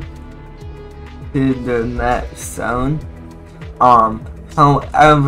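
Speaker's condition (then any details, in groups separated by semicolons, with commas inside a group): Cerebral palsy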